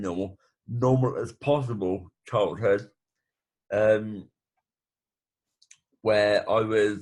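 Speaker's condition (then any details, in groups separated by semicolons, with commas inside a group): Brain bleed with facial paralysis; bleed after ventricle operation, left facial paralysis, jaw tightening; about five years since operation and bleed; needed NG tube after bleed, jaw tightness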